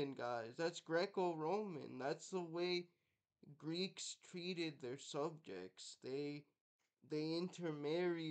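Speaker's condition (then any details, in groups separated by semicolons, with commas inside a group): Cerebral palsy, mixed, mild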